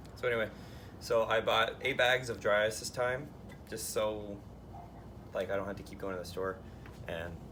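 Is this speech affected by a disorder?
No.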